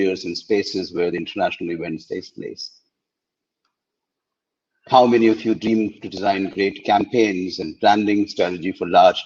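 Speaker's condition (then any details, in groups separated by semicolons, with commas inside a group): No condition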